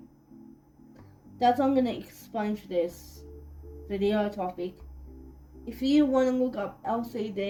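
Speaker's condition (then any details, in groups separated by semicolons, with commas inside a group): Cerebral palsy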